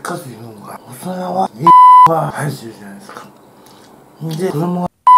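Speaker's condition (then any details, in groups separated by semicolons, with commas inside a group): Tongue cancer surgery; tongue cancer twice, half tongue removed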